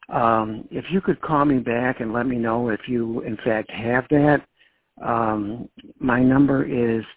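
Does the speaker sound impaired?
No.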